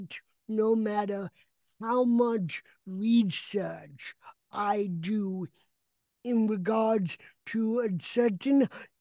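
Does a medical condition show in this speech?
Yes: cerebral palsy; developmental disability, legs freeze in winter, sometimes limited movement; speech impediment likened to a different accent, recognizable CP accent, calm voice, sometimes assumed drunk.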